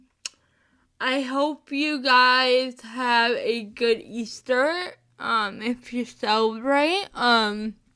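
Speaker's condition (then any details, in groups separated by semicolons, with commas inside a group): Spastic cerebral palsy, mixed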